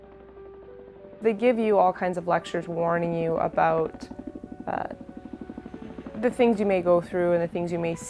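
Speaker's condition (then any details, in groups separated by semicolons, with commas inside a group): No condition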